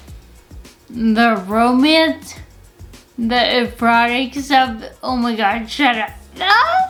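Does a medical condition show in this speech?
Yes: Friedreich's ataxia.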